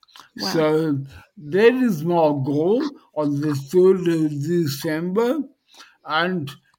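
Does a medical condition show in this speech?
Yes: dysarthria post-stroke; speech highly affected, lost most mobility, vision and hearing also affected; initially unable to communicate by text or voice, often not understood, now more understandable.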